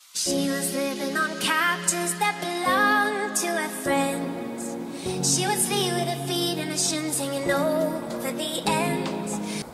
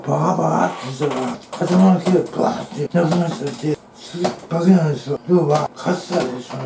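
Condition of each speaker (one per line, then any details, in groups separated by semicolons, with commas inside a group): No condition
Tongue cancer, partial glossectomy; two tongue resections, half tongue lost, radiation, vocal cord nerve severed; cannot pronounce 'karei' clearly, sounds like 'curry'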